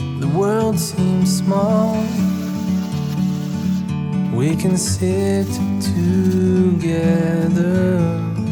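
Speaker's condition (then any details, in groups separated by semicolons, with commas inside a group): No condition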